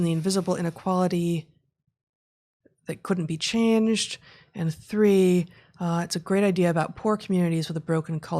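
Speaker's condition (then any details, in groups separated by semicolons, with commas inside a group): No condition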